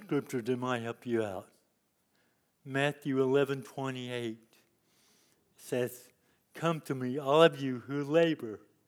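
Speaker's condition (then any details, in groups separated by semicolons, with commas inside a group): Cerebral palsy; lifelong disability since youth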